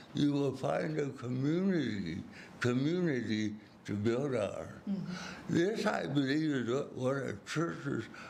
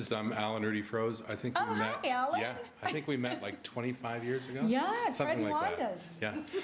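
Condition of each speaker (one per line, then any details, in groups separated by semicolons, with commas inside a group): Cerebral palsy; lifelong; speaks slowly
No condition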